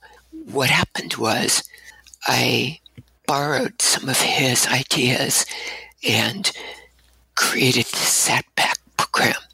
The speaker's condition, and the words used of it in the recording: Spasmodic dysphonia. And what happened was, after the surgery, I had this really significant vocal tremor,